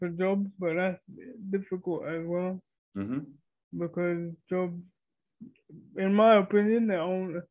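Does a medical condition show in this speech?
Yes: cerebral palsy (quadriplegia); present from birth, wheelchair user, operation when younger.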